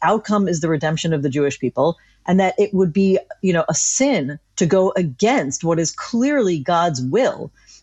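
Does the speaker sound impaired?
No.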